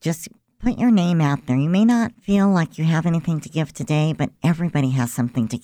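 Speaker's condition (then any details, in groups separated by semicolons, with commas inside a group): Cleft lip and palate; congenital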